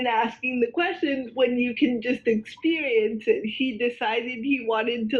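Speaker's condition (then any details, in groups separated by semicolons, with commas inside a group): Cerebral palsy, spastic quadriplegia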